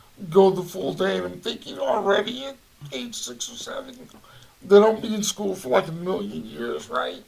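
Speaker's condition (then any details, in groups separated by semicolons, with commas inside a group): Cerebral palsy; voice affected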